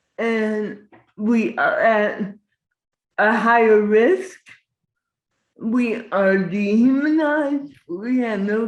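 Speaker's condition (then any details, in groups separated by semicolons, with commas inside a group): Cerebral palsy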